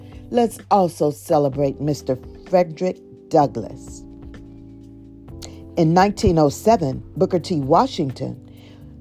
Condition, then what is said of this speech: None; typical speech.